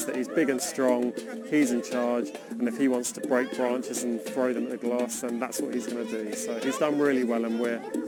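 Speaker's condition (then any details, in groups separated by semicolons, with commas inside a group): No condition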